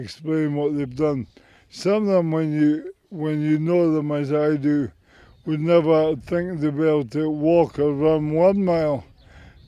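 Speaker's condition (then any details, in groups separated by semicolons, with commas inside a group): MND; terminal, whole body affected, muscle wastage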